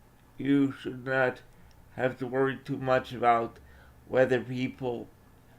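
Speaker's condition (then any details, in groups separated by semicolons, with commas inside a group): Cerebral palsy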